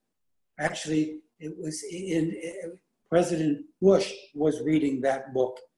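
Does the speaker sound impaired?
Yes: aphasia after stroke; aphasia caused by stroke; still improving daily, very tired every evening; can no longer speak Bulgarian, previously spoken fluently.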